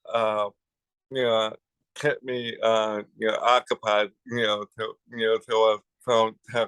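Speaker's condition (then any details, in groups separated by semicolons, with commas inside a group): Cerebral palsy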